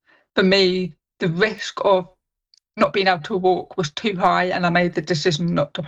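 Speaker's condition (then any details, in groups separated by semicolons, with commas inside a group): Deafness; cannot really understand speech sounds without hearing aids, learning level 3 sign language; following interview via live captions on Teams plus live transcription app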